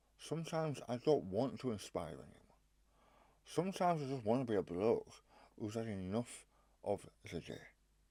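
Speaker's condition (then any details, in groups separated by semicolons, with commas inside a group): Stage 4 tongue cancer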